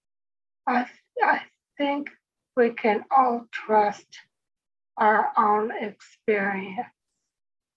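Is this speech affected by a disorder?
Yes: speech impediment; speech impediment after stroke; about 2 years since stroke; possibly a bit slower than before, needs extra time to speak.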